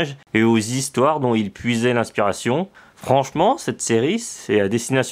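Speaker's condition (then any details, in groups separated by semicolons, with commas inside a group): No condition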